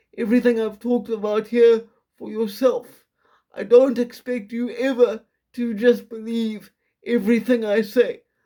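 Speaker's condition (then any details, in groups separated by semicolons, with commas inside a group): Quadriplegic cerebral palsy, severe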